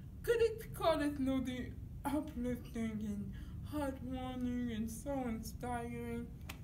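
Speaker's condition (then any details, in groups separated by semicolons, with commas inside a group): Cerebral palsy; dystonic type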